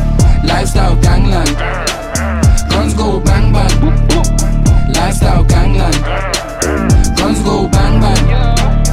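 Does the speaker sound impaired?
No.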